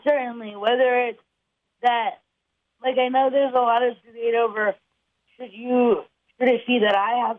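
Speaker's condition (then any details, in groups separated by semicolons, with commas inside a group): Cerebral palsy; muscle spasms, trouble holding cup, drinks through straw, uses voice dictation software; chokes on liquids or spills when drinking from cup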